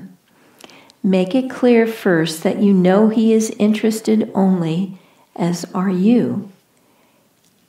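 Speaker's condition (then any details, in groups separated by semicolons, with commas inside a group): No condition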